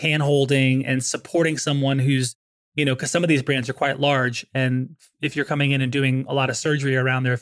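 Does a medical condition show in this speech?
No.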